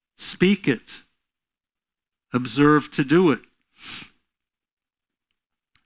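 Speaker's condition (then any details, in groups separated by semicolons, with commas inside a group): No condition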